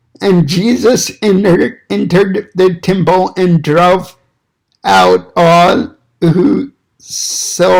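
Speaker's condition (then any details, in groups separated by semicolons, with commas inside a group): Cerebral palsy; fine motor impairment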